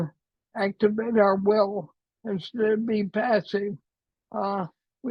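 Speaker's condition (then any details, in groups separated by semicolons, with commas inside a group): ALS; affects hands and voice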